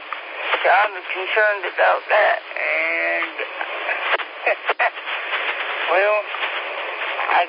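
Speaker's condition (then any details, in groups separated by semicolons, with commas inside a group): Speech impediment; several disabilities, long hard battle; still talks on ham radio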